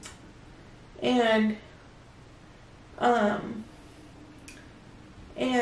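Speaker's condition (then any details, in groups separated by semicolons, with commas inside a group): Cerebral palsy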